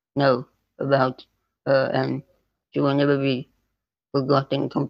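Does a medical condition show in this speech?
Yes: spinal muscular atrophy type 2; loss of motor neurons.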